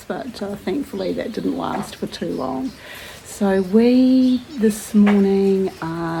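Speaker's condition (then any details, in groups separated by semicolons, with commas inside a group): No condition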